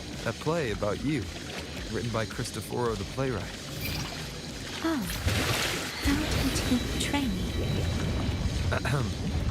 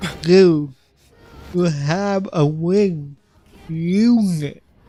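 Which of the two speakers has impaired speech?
The second: cerebral palsy; affects voice.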